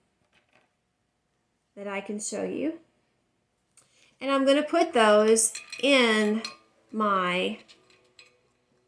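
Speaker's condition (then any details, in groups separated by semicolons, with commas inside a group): No condition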